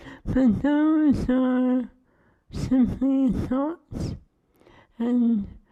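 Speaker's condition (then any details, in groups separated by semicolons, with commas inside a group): ALS; cannot eat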